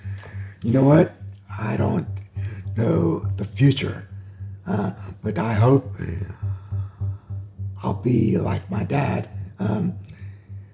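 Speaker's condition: Vocal cord damage; bullet went through speech area, no speech two months, speech and language returned

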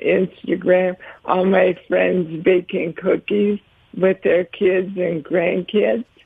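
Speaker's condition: ALS; ALS at 47 after a year of running into walls, no use of hands, arms, legs; about 7 years since diagnosis, slow progressor, types with eyes on computer; tongue affected, speaks more slowly than before, worried about voice, held up over 15 minutes

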